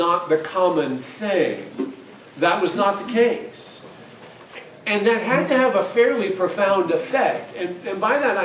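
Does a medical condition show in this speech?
No.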